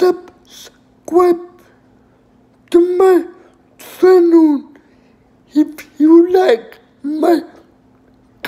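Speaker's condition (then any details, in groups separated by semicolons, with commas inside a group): Cerebral palsy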